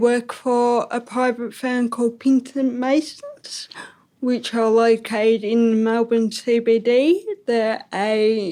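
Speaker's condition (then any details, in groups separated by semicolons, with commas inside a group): Ataxic cerebral palsy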